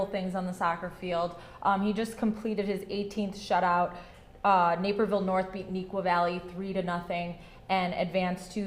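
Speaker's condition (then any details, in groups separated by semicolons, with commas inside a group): No condition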